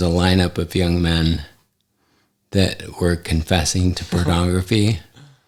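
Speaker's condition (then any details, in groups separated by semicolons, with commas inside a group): ALS; affects hand function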